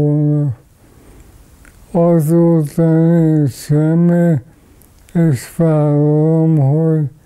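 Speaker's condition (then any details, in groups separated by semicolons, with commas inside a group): ALS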